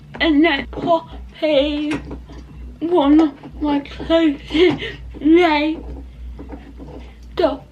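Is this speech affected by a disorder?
Yes: cerebral palsy; not quadriplegic.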